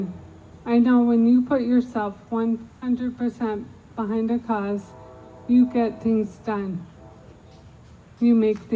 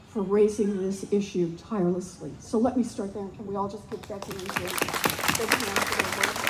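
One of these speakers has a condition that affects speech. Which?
The first: ALS; diagnosed at 56, 14 months since onset.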